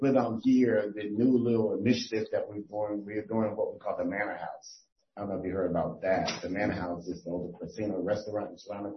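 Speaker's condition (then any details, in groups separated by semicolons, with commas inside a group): No condition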